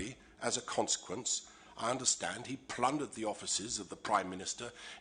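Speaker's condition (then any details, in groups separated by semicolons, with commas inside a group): No condition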